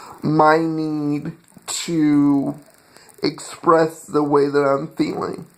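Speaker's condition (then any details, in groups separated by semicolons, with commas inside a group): Cerebral palsy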